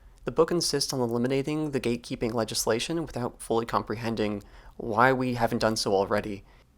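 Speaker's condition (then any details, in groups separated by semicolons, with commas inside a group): No condition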